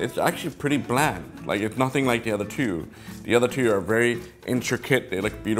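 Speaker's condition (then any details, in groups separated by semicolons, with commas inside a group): No condition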